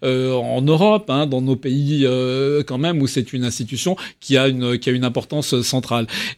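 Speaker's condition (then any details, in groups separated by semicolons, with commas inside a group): No condition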